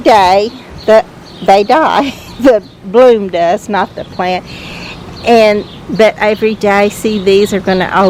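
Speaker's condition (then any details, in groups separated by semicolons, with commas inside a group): No condition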